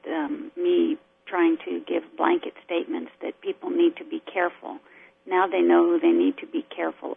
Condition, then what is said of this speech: None; typical speech.